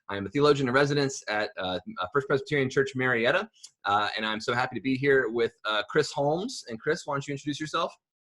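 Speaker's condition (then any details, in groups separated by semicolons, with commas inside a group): No condition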